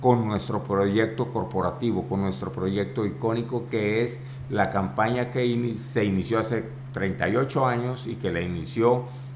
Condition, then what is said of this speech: No condition.